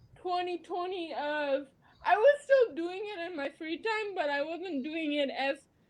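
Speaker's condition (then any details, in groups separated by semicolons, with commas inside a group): Cerebral palsy; spasticity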